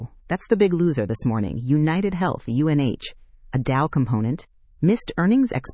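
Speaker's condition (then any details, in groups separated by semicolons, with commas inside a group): No condition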